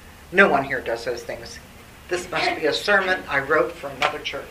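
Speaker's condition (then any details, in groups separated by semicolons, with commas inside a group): No condition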